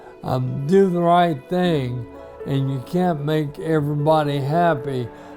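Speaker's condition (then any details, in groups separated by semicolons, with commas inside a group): ALS; few months since diagnosis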